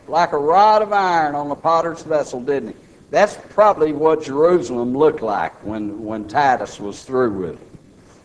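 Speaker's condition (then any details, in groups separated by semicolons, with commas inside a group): No condition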